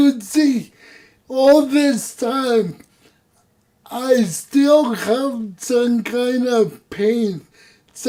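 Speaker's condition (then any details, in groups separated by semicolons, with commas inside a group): Cerebral palsy; voice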